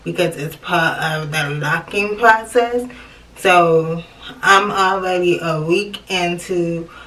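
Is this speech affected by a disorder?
Yes: cerebral palsy.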